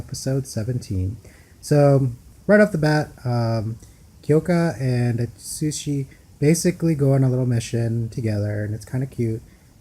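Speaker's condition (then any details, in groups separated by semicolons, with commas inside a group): No condition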